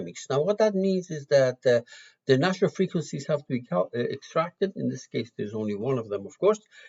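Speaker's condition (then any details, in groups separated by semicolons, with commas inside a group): No condition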